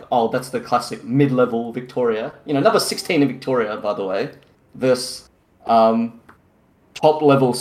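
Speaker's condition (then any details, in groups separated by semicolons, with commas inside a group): No condition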